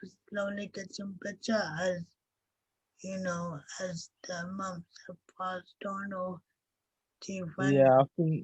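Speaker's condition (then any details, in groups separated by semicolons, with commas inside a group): Cerebral palsy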